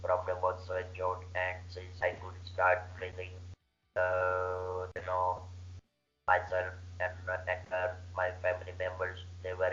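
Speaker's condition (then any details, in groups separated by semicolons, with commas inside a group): Laryngeal cancer surgery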